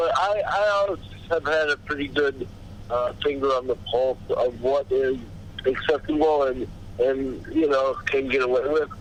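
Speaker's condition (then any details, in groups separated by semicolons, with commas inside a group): Cerebral palsy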